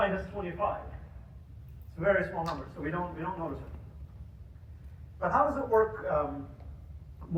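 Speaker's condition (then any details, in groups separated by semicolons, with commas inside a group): No condition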